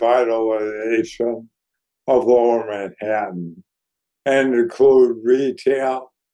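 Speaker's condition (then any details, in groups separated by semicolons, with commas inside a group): ALS; declining health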